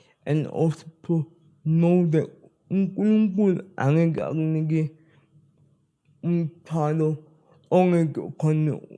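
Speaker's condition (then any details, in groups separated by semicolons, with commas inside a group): Spastic cerebral palsy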